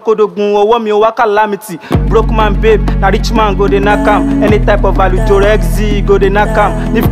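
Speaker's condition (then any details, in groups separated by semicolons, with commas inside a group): No condition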